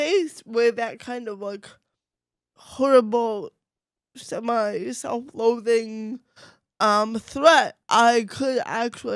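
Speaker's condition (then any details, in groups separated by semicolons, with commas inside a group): Cerebral palsy; very mild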